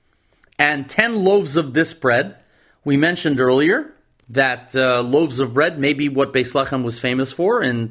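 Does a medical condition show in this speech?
No.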